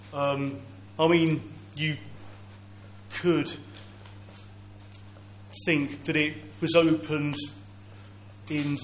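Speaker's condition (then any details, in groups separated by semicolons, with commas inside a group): Stammer; audible stammer; blocks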